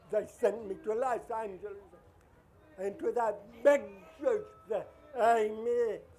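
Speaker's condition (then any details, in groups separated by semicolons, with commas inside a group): Deafness, acquired at age 5 from German measles; deaf since age five, caused by German measles, witch doctor put snake oil in ear in childhood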